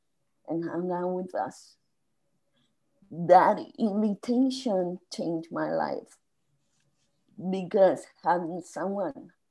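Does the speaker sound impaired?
Yes: spasmodic dysphonia; vocal cord issue, gradual onset over 2-3 weeks, work stress during Boston project, diagnosed 8 years later; voice lost, could not speak at all for 2-3 years, hard to get words out, voice not natural.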